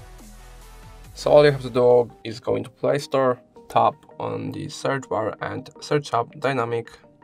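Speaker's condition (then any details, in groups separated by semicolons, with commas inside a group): No condition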